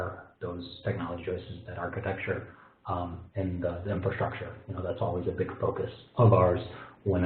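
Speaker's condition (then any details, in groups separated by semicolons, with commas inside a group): No condition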